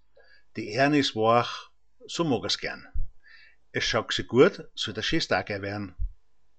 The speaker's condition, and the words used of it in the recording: None; typical speech.